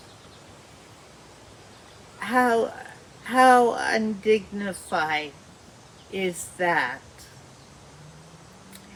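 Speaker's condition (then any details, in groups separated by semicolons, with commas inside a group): Dysarthria; caused by multiple sclerosis; speech worsening, still communicates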